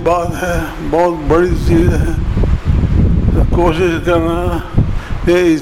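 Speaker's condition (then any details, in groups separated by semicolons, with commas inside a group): Difficulty speaking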